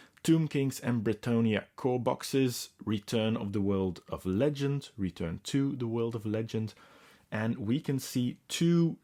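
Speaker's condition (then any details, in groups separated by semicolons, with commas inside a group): No condition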